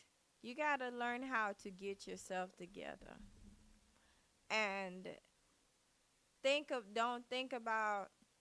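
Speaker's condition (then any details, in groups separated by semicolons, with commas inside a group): No condition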